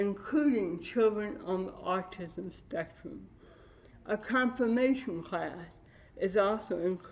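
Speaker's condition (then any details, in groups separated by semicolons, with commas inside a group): Cerebral palsy with dystonia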